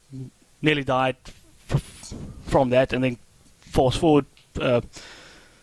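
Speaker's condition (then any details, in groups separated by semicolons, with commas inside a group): Stutter; childhood onset after rat poison ingestion, hospitalized, first blamed on nerve damage, later found genetic; about 29 years since onset, told not curable, educated by Dr. Bird at Blank Center; severe in childhood, withdrew socially, avoided public speaking and answering telephone; repeated sounds, prolonged sounds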